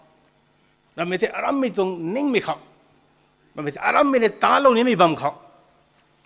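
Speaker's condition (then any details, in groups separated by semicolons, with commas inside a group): No condition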